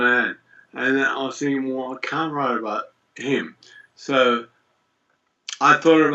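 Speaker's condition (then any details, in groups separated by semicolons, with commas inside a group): Multiple sclerosis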